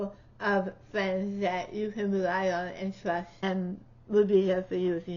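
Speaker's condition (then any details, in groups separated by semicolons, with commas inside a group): Tongue cancer surgery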